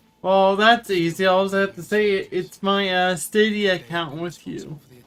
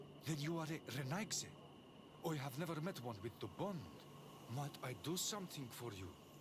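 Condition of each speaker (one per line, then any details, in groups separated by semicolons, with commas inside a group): Cerebral palsy; wheelchair user
No condition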